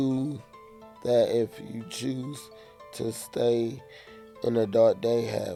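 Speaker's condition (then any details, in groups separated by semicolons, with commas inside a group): Cerebral palsy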